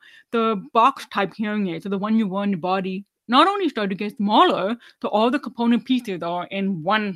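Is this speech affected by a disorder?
Yes: deafness; about 99 percent hearing loss, hearing aids worn whole life, cochlear implant candidate but declined.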